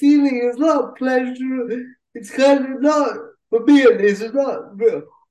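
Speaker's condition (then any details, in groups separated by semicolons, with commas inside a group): Cerebral palsy; cerebral palsy since childhood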